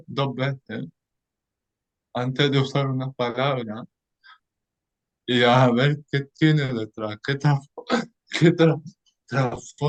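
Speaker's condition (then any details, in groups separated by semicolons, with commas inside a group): Cerebral palsy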